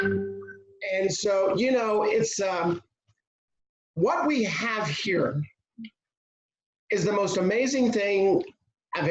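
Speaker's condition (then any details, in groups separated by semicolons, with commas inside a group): No condition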